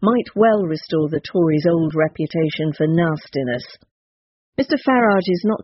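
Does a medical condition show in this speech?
No.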